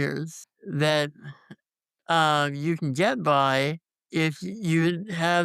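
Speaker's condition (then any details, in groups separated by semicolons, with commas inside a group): Congenital muscular dystrophy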